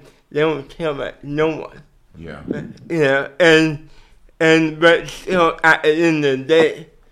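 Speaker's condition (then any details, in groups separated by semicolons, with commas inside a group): Cerebral palsy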